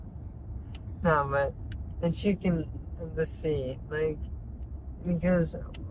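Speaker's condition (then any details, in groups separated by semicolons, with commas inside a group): Traumatic brain injury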